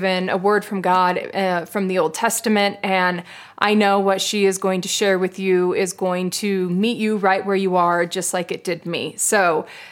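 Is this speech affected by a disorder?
No.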